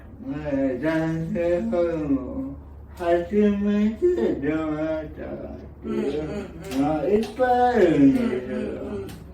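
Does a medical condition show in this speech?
Yes: cerebral palsy; severe, uses a wheelchair.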